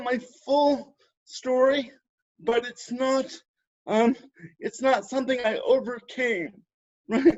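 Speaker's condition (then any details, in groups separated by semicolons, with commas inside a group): Cerebral palsy; spastic type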